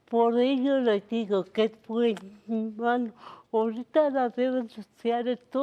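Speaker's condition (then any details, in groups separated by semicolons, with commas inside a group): Cerebral palsy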